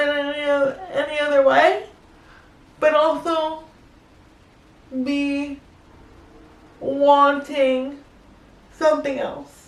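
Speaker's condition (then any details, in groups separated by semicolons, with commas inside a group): Cerebral palsy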